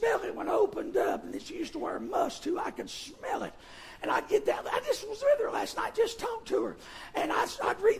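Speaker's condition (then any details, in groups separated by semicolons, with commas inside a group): Vocal fold paralysis, bilateral; speaks with false vocal folds; voice worse than before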